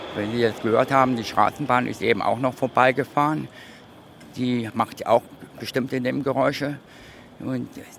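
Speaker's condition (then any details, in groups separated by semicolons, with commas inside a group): Deafness; near-total hearing loss since age one, secondary damage of smallpox vaccination, court-recognized vaccine damage, hearing aids; medically deaf due to age, 58 years old, hearing aid sometimes switched off, relies on lip reading; speaks unusually clearly for a deaf person, learned tones through body and hands from opera-singer father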